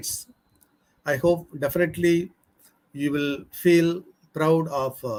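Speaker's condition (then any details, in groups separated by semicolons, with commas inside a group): No condition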